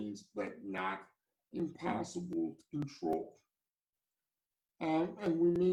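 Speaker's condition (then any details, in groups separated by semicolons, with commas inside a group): Cerebral palsy; from birth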